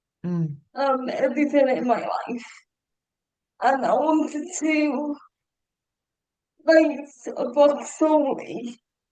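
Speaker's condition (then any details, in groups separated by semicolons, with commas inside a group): Cerebral palsy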